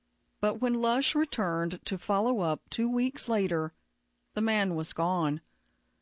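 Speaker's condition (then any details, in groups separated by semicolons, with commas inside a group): No condition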